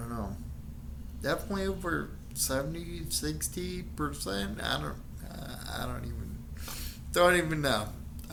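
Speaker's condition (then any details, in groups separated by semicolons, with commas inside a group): Friedreich's ataxia; omaveloxolone trial, physical therapy, improved standing, plateaued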